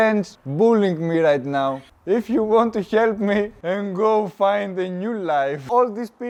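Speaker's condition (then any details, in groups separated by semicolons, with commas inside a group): No condition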